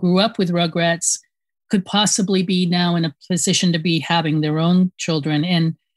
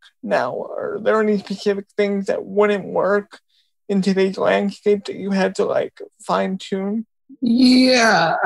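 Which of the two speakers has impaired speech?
The second: cerebral palsy; born three months premature, from birth, non-progressive; voice sometimes sounds childlike.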